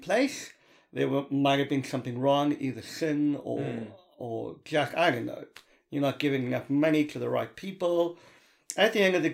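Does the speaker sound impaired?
Yes: cleft palate (Pierre Robin syndrome); congenital Pierre Robin syndrome, severe cleft palate.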